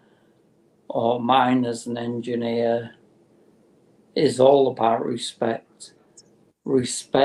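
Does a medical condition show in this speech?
Yes: motor neurone disease; terminal, no cure.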